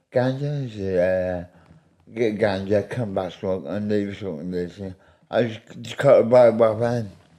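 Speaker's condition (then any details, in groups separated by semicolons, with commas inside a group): Medication-induced speech impediment; caused by excessive prescribed medication doses; on medication about 50 years, since age 16-17; hard to understand, struggles with some words, still affected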